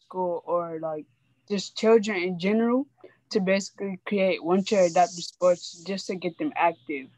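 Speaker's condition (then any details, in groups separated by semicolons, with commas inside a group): Cerebral palsy; affects muscles and body movements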